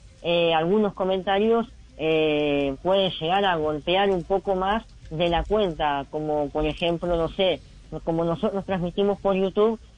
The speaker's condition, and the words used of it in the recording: Cleft palate. Tiene inconvenientes eh, para poder hablar normalmente como hablamos nosotros, con labio leporino